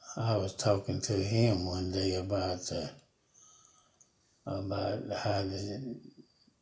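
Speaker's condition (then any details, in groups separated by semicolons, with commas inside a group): Parkinson's; about 5 years since onset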